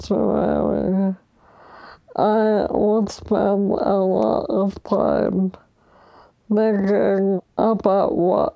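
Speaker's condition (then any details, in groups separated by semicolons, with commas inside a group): ALS; progressive, diagnosed at age 29, motorized wheelchair, almost fully paralyzed, can no longer type after fall; harder to understand, slow sentence production, mute when hurt, losing voice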